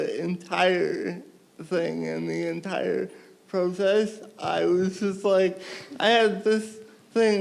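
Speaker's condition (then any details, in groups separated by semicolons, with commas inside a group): Cerebral palsy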